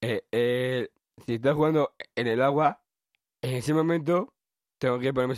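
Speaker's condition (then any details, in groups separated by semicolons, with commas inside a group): Down syndrome; 21 years old, born in cáceres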